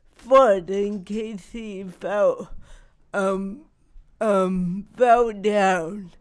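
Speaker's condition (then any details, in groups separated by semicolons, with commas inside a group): Cerebral palsy; not degenerative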